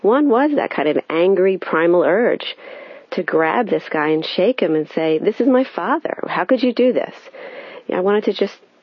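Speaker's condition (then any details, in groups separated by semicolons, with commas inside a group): No condition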